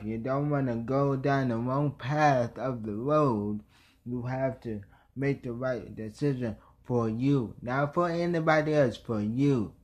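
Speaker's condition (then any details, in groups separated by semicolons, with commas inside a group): Traumatic brain injury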